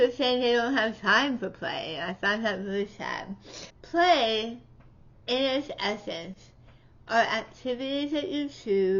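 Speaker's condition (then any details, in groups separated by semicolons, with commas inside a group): Tongue cancer surgery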